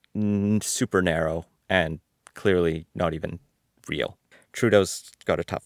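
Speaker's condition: No condition

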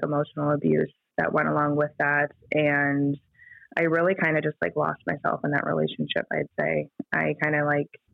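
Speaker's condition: No condition

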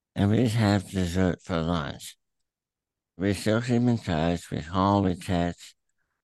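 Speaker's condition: Throat cancer; throat cancer three times

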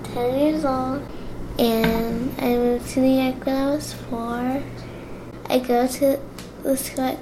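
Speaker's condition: Cerebral palsy; gym, yoga and dance difficult, sometimes cannot keep up, handwriting not very neat; finds reading own poetry aloud hard, cannot say it as intended

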